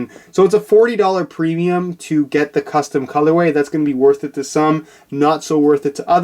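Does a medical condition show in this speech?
No.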